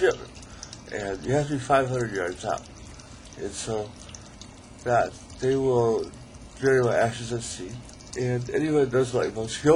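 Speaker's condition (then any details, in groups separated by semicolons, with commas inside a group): ALS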